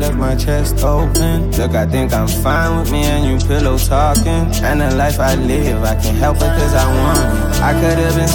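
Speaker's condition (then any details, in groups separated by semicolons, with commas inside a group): No condition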